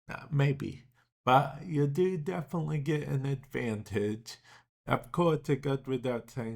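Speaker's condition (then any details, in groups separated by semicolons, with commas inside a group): Cerebral palsy; speech intermittently affected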